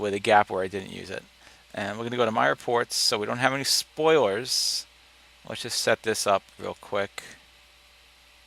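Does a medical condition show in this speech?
No.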